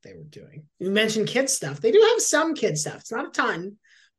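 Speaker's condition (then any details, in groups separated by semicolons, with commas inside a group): No condition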